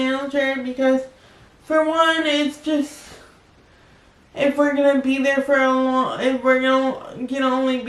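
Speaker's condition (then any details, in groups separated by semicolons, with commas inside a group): Cerebral palsy; wheelchair user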